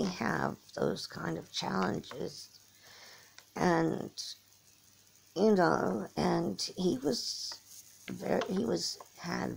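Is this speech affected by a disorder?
Yes: cerebral palsy; from birth.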